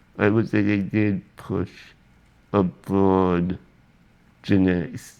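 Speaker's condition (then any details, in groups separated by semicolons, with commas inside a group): Spinal muscular atrophy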